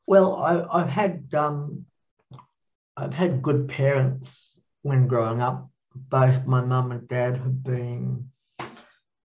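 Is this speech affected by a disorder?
Yes: cerebral palsy; mild, born 12 weeks premature, maternal blood poisoning, fine motor hands, mild cognitive issues; clumsy hands, mainly uses spoon, trips sometimes, gait, balance, gross motor issues, help with new tasks.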